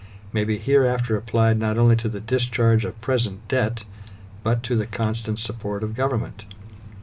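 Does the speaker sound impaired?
No.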